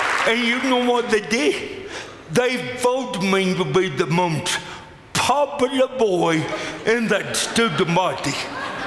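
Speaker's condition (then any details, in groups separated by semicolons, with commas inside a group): Cerebral palsy; speech dramatically affected, may be hard to understand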